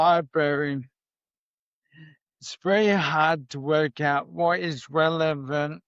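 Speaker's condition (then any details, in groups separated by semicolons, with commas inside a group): MND; voice may sound shaky from clonus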